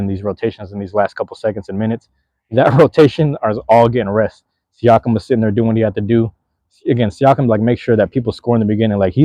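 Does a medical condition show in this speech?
No.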